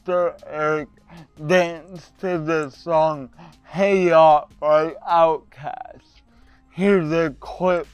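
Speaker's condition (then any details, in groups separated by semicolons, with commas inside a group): Cerebral palsy; voice often not understood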